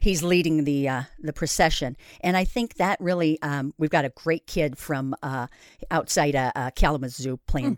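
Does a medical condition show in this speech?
No.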